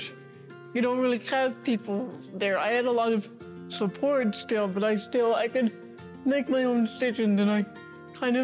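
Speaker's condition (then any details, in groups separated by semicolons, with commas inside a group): Cerebral palsy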